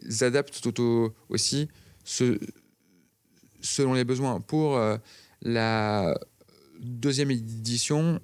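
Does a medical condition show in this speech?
Yes: stuttering; severe blocking until end of high school and start of preparatory classes; ongoing stutter, still a challenge; formerly unable to say two words in a row, now frequent word repetitions and fillers; here repeated sounds, blocks.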